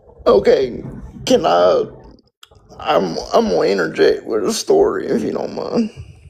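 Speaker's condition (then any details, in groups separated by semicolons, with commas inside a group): Spastic quadriplegic cerebral palsy; wheelchair over 18 hours daily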